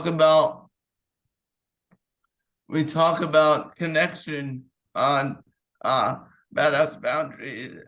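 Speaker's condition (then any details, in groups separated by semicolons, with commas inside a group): Cerebral palsy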